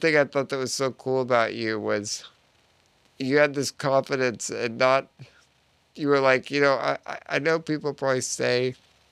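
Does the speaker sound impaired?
Yes: Duchenne muscular dystrophy; relies on breathing machine.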